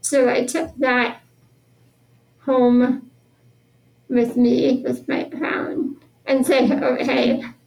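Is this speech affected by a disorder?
Yes: spinal muscular atrophy; genetic progressive neuromuscular disease, born with it, all muscles weaker, never walked, power wheelchair since about age 2.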